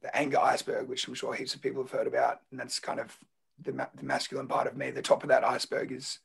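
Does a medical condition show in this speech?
Yes: laryngeal cancer; laryngeal tumour removed by surgery then regrew, voice box kept, voice box removal if it recurs; told in remission two weeks ago after radiotherapy to larynx, monthly checkups, age 28; raspy voice led to diagnosis, voice still wrecked for a while, swallowing painful during radiotherapy.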